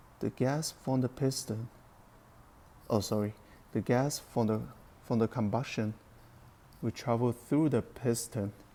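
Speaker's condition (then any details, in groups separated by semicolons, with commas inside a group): No condition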